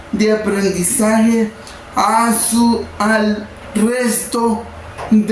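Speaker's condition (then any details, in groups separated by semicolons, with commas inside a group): Cerebral palsy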